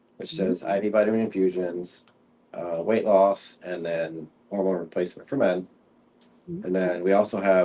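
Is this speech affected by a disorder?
No.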